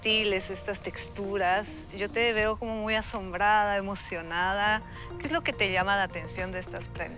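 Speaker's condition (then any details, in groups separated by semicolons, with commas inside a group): No condition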